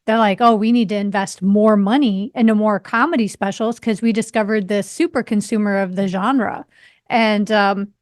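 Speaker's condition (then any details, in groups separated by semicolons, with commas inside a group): No condition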